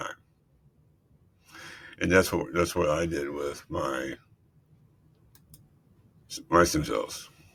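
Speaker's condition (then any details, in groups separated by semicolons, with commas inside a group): Multiple system atrophy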